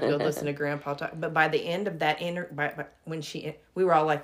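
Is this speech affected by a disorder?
No.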